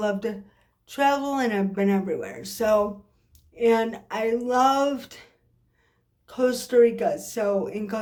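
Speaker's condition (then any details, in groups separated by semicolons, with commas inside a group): Cerebral palsy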